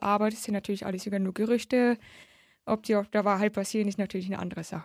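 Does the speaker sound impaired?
Yes: hard of hearing since birth; congenital severe hearing loss, nearly deaf, detected at age three, left cochlear implant since age nine.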